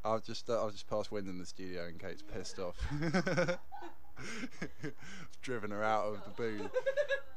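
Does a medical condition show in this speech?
No.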